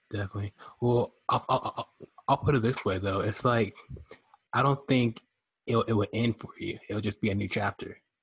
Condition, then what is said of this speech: Stuttering. And for me, like, I kind of relate to that because I have a stutter and a lisp.